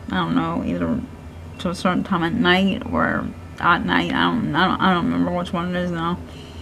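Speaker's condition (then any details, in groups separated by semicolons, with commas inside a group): Cerebral palsy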